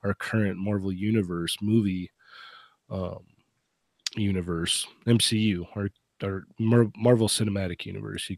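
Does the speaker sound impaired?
No.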